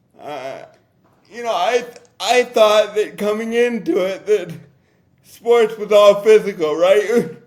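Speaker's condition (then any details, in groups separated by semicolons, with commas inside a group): Cerebral palsy; difficult to talk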